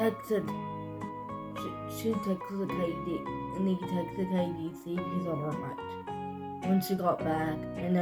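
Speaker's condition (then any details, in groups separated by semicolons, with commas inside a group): Cerebral palsy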